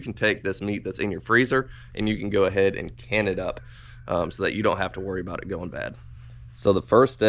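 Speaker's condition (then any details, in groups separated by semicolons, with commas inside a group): No condition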